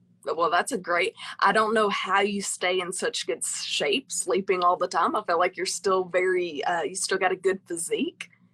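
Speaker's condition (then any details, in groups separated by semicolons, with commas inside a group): No condition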